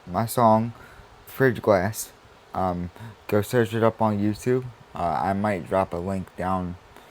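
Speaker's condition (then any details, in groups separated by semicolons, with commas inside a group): Cerebral palsy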